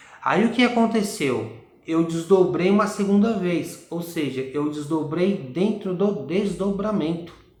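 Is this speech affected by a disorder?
No.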